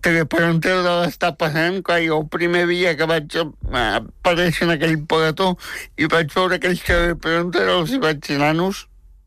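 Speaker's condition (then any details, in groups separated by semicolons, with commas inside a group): Spastic tetraplegic cerebral palsy; worked hard to make people understand speech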